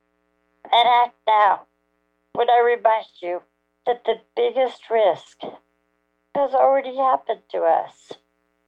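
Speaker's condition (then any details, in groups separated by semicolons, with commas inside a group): ALS; far along in progression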